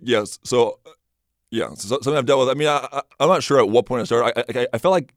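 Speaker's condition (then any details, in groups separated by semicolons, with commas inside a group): Stutter; stutter first noticed in high school, not as a child, magnified speaking Spanish as a missionary; stutters off the cuff, trips over words, can't get a word out, less when prepared and confident; repeated sounds, repeated words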